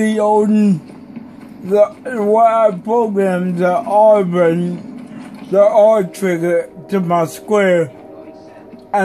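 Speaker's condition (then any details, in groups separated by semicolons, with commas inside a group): Cerebral palsy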